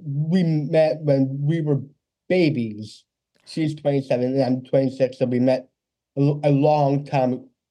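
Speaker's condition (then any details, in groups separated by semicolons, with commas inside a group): Down syndrome; congenital, lifelong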